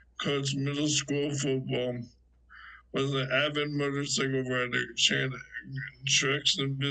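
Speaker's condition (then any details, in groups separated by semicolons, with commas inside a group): ALS; left hand onset, fasciculations, cramping; about 4.5 years, investigational treatment, progression halted; slurred speech, choked on thin liquids, later clearer, breathing improved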